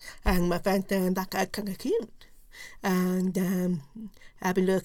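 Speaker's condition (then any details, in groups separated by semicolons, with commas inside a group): Profound deafness; no cochlear implant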